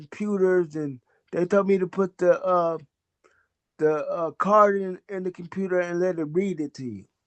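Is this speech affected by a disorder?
Yes: cerebral palsy.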